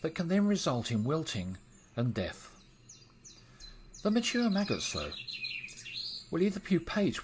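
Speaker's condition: No condition

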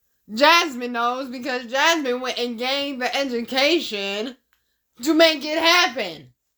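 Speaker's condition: Dysarthria; affecting speech now, audible in recording

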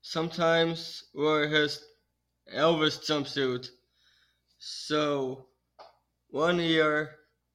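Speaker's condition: Down syndrome

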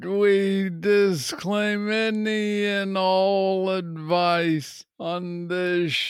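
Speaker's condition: Parkinson's disease; trouble pronouncing medication names

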